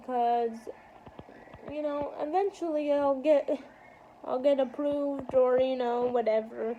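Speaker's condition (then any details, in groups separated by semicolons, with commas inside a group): Cerebral palsy, spastic quadriplegic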